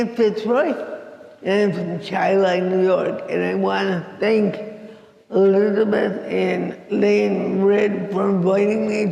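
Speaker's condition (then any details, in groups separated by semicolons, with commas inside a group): Cerebral palsy; unusual speech, mistaken for drunk, judged too poor for teaching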